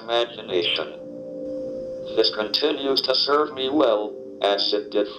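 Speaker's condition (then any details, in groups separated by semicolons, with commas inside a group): ALS, speech-generating device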